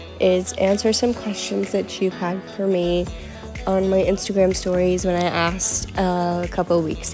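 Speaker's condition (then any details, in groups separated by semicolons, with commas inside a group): No condition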